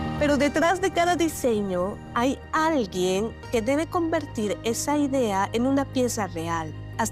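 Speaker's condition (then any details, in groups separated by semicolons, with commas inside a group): No condition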